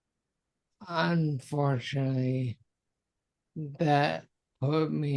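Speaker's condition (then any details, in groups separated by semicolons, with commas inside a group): Multiple sclerosis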